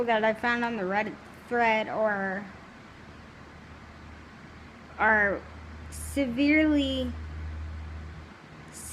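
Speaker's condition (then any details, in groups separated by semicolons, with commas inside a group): Cerebral palsy, severe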